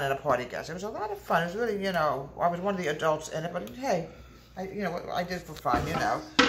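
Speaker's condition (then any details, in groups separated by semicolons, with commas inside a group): No condition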